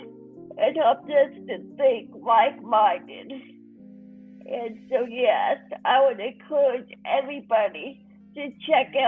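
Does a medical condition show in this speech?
Yes: cerebral palsy.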